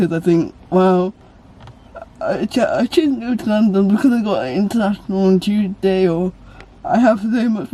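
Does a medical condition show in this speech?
Yes: cerebral palsy.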